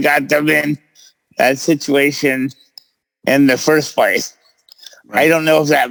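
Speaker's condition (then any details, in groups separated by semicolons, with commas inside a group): Cerebral palsy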